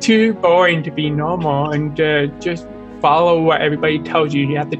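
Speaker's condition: Deafness, born deaf in both ears; sign language learned later

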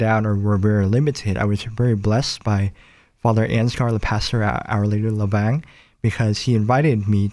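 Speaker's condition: Cleft palate; nose and lip

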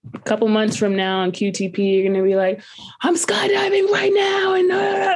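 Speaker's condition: No condition

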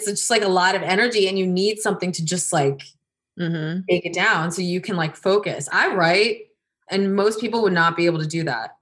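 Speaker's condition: No condition

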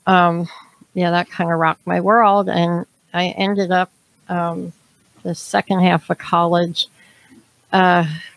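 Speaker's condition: Cleft palate, severe; no nose

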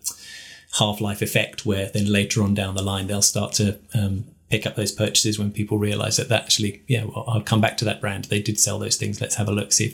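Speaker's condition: No condition

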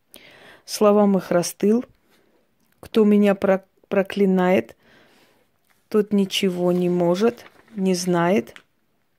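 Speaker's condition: No condition

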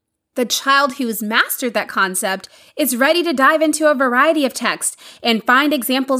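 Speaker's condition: No condition

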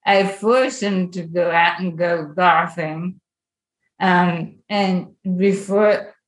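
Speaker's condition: ALS; onset with wrist weakness and reduced grip

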